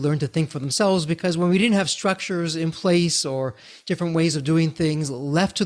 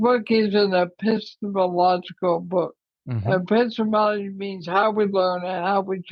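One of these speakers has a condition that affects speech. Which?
The second: ALS.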